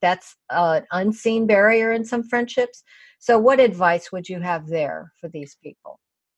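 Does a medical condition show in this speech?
No.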